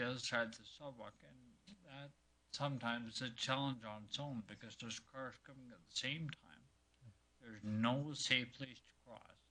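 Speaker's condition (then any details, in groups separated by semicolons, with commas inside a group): Multiple sclerosis; affects balance; worsening daily, depends on accessible transport; affecting speech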